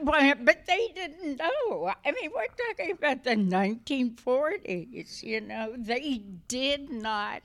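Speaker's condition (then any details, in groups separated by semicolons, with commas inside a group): Essential tremor; voice affected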